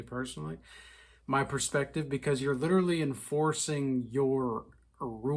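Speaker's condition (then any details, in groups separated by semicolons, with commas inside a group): No condition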